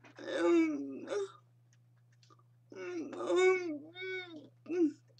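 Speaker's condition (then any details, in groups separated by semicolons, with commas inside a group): Cerebral palsy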